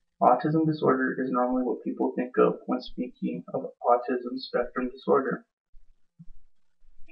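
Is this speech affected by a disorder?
No.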